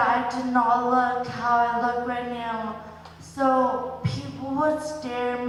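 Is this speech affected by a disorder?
Yes: speech and balance impairment.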